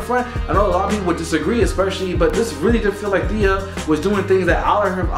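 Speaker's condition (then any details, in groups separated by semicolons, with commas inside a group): No condition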